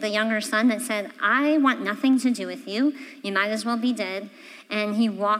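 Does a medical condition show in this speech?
Yes: cleft palate; congenital.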